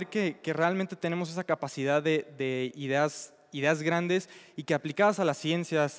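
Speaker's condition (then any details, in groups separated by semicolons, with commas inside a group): No condition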